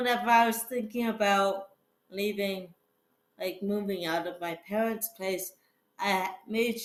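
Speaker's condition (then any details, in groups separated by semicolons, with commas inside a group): Cerebral palsy; fall risk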